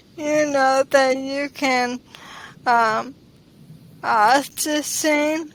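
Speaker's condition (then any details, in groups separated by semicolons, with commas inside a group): ALS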